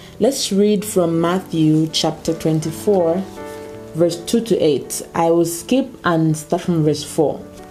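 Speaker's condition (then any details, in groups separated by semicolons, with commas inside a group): No condition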